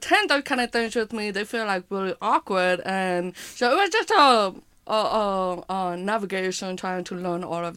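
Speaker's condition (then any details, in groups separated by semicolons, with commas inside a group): Hearing impairment with speech impairment; attended deaf camp in childhood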